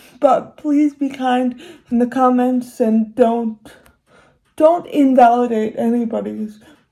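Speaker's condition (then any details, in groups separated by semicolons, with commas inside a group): Cerebral palsy, severe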